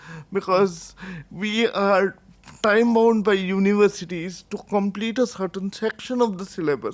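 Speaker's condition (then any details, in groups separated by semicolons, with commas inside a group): Cerebral palsy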